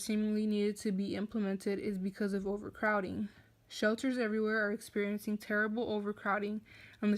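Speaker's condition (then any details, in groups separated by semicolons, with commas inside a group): No condition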